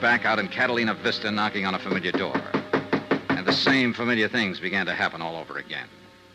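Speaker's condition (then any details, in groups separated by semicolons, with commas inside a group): No condition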